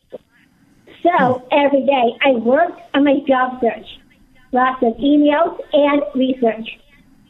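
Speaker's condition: Down syndrome; speaks across country

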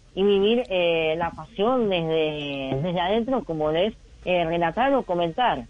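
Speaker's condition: Cleft lip; nasal pronunciation, voice does not come out normally, difficulty speaking normally, noticeable on broadcasts

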